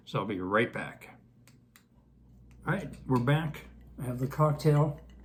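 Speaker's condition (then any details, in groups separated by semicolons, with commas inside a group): No condition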